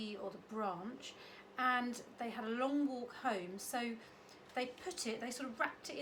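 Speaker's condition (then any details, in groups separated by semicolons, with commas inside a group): No condition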